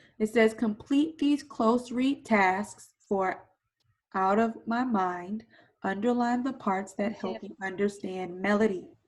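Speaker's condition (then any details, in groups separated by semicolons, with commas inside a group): No condition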